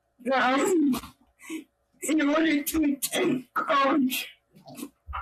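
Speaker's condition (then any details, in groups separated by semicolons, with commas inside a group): Cerebral palsy; own voice needs subtitles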